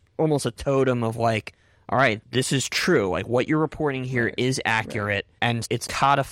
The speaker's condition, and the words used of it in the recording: Cleft palate. I was born with a cleft palate and my L's are very much a challenge, but it's called emotional lability, which basically just means that